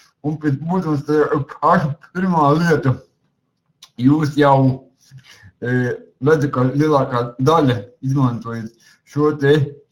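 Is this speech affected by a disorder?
Yes: cerebral palsy; speech not very clear.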